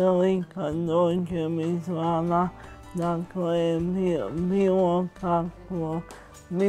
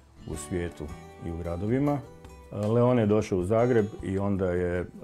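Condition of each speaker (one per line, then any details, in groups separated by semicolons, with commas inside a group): Cerebral palsy
No condition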